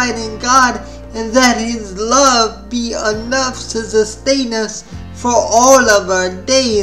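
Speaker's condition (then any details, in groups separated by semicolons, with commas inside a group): Spastic cerebral palsy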